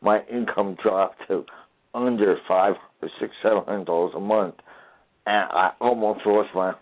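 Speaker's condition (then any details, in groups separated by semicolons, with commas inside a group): Traumatic brain injury; at least 20 years since injury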